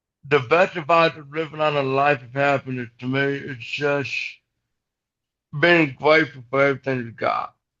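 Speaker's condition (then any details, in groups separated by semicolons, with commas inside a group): Cerebral palsy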